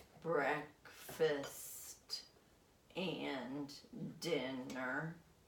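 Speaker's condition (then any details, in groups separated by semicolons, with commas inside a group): Essential tremor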